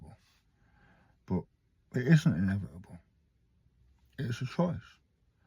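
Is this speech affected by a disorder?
Yes: stage 4 tongue cancer, hemiglossectomy.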